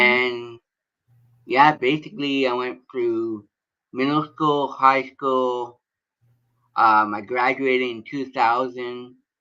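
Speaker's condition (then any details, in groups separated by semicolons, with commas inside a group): Cerebral palsy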